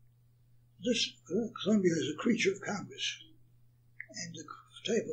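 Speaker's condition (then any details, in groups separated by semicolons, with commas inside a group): Parkinson's; attributed to Agent Orange exposure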